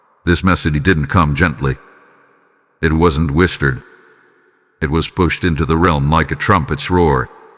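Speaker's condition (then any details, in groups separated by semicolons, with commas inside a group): No condition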